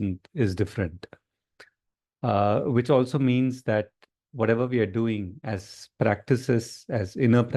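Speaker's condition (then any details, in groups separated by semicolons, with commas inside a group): No condition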